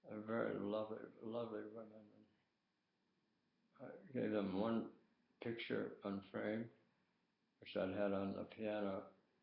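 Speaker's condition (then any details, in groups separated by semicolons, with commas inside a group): Tongue cancer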